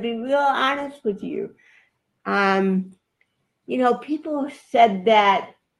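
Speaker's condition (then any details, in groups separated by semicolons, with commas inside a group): Cerebral palsy; affects body movements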